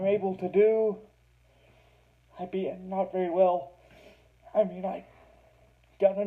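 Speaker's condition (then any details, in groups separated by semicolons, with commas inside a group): Cerebral palsy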